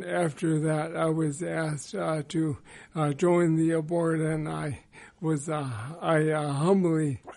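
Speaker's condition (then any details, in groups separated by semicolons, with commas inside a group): ALS; over 12 years since diagnosis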